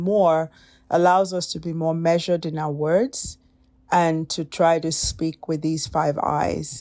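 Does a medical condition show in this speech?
No.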